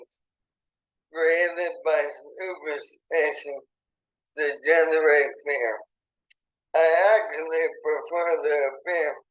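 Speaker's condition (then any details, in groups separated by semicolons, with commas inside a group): ALS; burning in lungs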